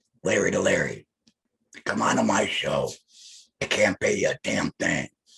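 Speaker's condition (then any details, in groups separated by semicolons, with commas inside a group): Laryngectomy; radiation and chemotherapy within last year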